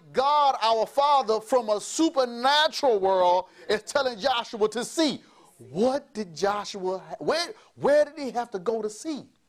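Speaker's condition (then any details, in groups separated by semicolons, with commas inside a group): No condition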